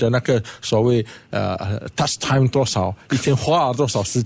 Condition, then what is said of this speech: No condition.